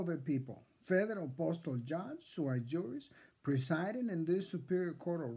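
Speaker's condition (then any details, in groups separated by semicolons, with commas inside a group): No condition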